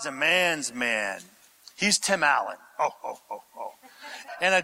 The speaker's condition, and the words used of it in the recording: No condition.